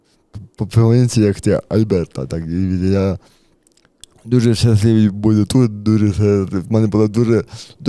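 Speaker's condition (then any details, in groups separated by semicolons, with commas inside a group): Cerebral palsy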